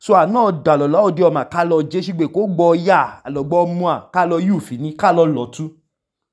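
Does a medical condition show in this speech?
No.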